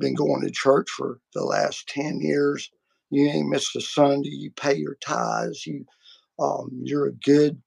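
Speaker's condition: Vocal cord surgery; including laser treatment

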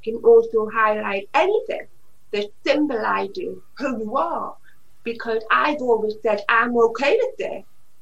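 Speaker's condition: Usher syndrome (deafblindness), profoundly deaf since birth; profoundly deaf from birth

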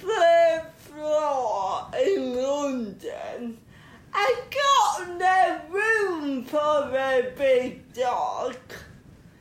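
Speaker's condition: Cerebral palsy

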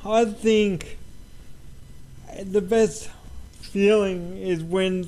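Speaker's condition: Cerebral palsy; uses wheelchair

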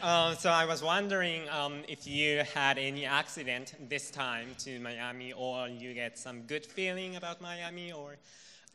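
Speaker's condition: No condition

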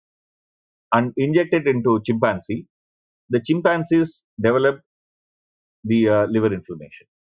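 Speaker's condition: No condition

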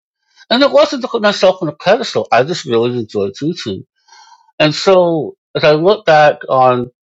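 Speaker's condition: Moebius syndrome; congenital, facial nerves undeveloped, cannot smile or frown, eyes cannot move side to side, turns head to read; a little hard to understand, certain letters hard to pronounce

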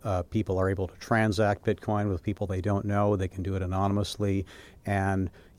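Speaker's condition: No condition

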